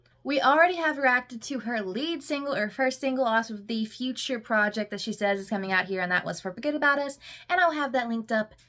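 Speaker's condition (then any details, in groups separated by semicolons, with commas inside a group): No condition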